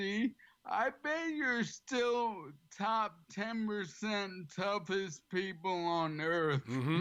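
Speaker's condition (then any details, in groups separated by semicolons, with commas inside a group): ALS; slightly slurred, has to slow down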